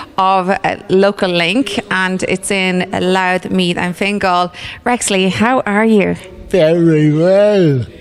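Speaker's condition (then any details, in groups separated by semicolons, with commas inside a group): No condition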